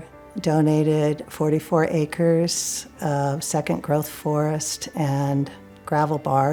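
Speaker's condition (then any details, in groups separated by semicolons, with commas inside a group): No condition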